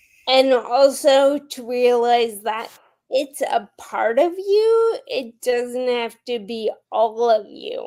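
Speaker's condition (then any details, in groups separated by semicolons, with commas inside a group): Friedreich's ataxia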